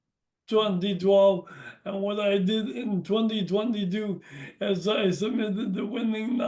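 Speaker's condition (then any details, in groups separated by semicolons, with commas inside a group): Brain injury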